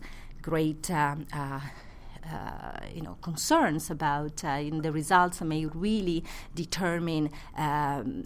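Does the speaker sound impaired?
No.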